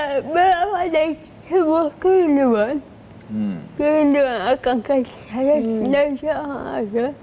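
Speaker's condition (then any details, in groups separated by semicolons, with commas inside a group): Cerebral palsy; walking relatively difficult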